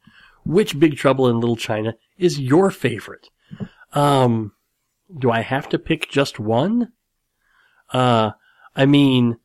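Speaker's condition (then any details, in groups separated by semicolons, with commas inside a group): Cleft lip and palate; nose still slightly crooked, large dent in skull at graft site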